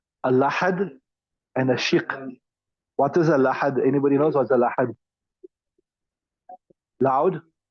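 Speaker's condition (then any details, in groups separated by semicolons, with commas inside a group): No condition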